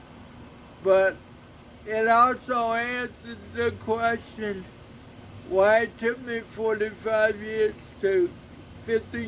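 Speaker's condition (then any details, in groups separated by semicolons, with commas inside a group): Cerebral palsy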